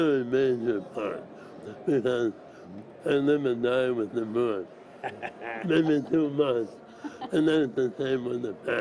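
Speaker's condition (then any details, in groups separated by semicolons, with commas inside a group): ALS; diagnosed three years ago, doing quite well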